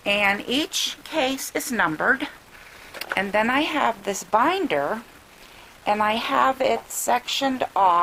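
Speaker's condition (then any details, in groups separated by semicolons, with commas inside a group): No condition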